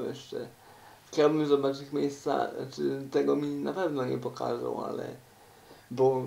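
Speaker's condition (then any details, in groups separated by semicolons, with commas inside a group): Cerebral palsy; uses wheelchair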